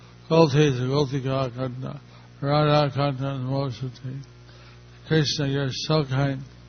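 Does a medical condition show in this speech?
Yes: stroke; not so easy to speak.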